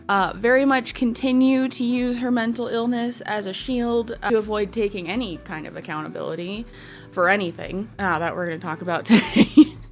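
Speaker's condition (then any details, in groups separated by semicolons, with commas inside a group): No condition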